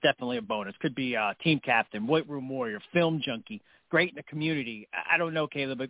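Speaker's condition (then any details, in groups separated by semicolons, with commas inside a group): No condition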